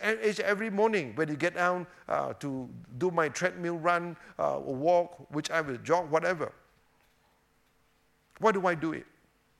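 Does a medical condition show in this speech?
No.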